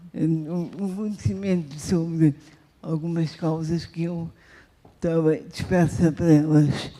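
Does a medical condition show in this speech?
Yes: cerebral palsy; wheelchair user.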